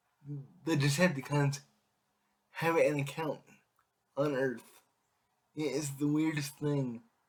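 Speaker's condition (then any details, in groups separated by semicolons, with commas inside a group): Cerebral palsy; affects all muscles; able to speak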